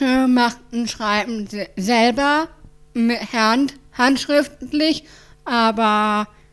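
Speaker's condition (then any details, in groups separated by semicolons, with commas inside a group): Down syndrome; trisomy 21, chromosome 21 present three times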